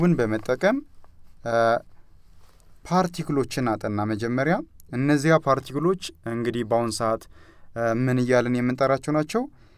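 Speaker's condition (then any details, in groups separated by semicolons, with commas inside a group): No condition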